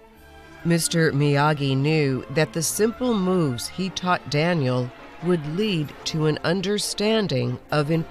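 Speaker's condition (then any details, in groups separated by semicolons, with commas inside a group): No condition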